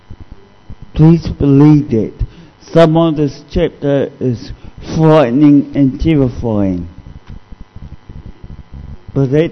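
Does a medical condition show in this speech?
Yes: cerebral palsy; discovered at age 2.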